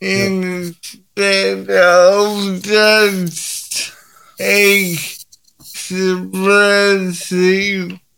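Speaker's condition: Cerebral palsy; linked to preeclampsia at birth

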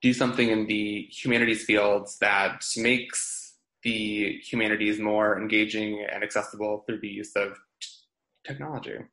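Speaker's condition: Stutter; years of speech therapy; therapy goal struggle-free rather than stutter-free speech, less physical tension; sound and syllable repetitions, blocks with physical tension, frequent fillers like uh; repeated sounds

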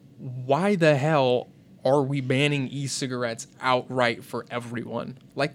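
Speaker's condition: No condition

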